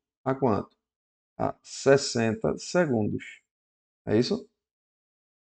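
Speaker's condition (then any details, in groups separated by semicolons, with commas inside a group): No condition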